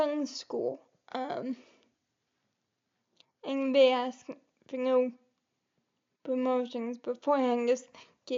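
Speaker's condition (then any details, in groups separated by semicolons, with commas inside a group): Cerebral palsy; quadriplegic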